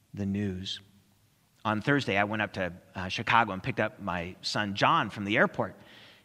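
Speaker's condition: No condition

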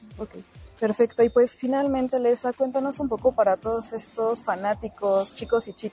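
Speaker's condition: No condition

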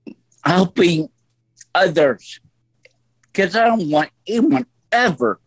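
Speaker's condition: Stroke; voice altered since stroke, lasting effect

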